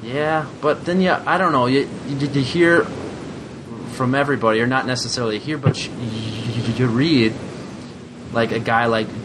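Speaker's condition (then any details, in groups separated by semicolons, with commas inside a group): Stuttering; much struggle at certain times, still hard talking with boss sometimes; described as calm way to stutter; stutters openly, stronger than usual lately, exhausting; repeated sounds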